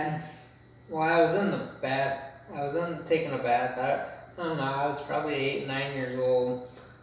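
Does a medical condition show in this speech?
Yes: cerebral palsy.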